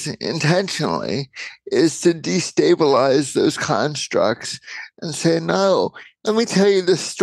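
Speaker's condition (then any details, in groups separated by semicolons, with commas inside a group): Cerebral palsy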